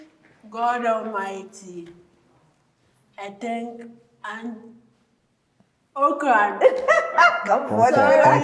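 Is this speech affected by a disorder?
Yes: cerebral palsy.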